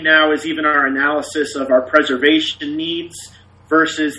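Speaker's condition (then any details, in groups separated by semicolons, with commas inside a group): No condition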